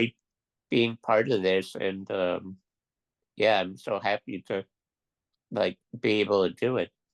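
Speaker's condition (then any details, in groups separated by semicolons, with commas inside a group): Duchenne muscular dystrophy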